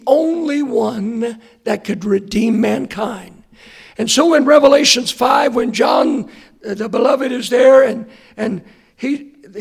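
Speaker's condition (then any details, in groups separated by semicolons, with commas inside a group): Hoarseness after vocal cord surgery; earlier doctor attributed voice problem to aging, second opinion sought; post-operative check on Monday good, vocal cords look straight, hoarseness remains; hard to hear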